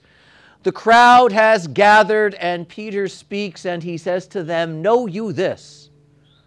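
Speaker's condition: No condition

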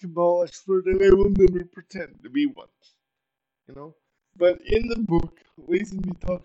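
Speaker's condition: Cerebral palsy; very poor balance

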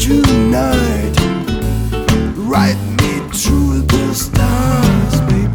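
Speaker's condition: No condition

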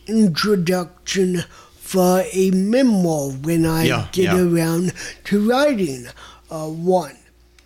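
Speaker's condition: Mild cerebral palsy; voice reveals disorder

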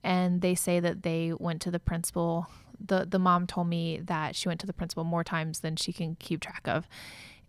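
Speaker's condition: No condition

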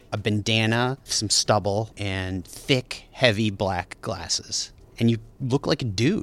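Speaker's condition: No condition

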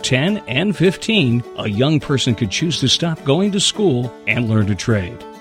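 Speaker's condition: No condition

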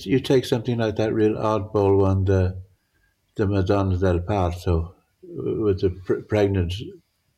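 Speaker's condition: Parkinson's; difficulty judging near and far

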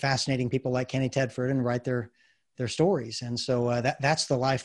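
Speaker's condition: No condition

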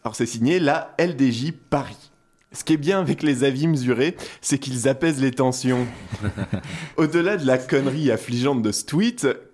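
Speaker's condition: No condition

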